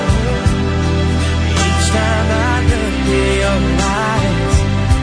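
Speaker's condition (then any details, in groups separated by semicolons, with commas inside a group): No condition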